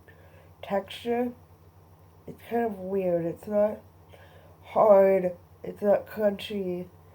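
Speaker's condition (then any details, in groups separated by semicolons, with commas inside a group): Cerebral palsy; both hands affected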